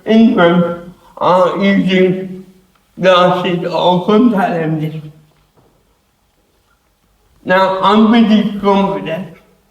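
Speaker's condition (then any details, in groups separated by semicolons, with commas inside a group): Cerebral palsy; affects hands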